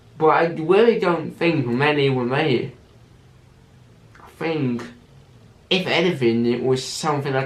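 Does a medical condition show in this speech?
Yes: cerebral palsy with stammer.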